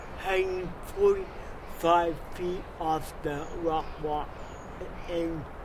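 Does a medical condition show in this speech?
Yes: cerebral palsy; from birth, wheelchair.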